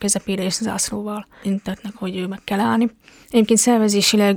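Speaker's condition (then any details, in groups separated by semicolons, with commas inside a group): Deafness; congenital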